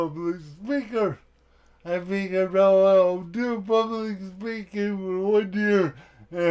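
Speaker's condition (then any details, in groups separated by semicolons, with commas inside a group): Cerebral palsy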